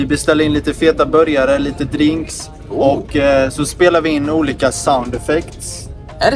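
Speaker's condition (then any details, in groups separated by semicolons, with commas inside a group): No condition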